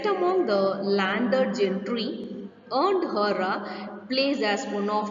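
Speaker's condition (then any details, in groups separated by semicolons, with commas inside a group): No condition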